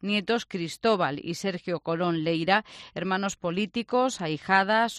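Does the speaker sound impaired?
No.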